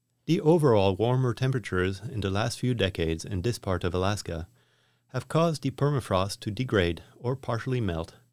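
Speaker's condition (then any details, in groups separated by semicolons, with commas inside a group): No condition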